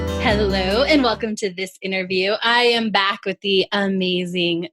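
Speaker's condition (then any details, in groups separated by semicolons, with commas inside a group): No condition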